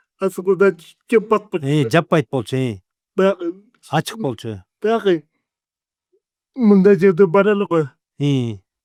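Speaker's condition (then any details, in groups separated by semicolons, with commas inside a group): Cerebral palsy; 40 years with condition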